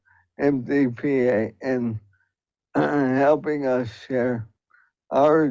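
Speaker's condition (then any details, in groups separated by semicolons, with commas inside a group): ALS; onset left hand weakness, then right hand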